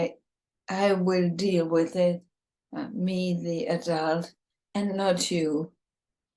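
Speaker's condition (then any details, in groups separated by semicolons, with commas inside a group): ALS, bulbar form, bulbar onset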